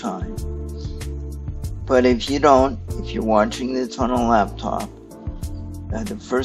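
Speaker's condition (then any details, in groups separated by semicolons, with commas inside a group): Cerebral palsy; stiff muscles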